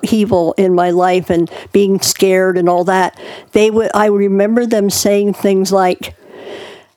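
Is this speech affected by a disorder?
Yes: cleft palate; unable to speak as young child due to palate hole, surgeries gave ability to speak.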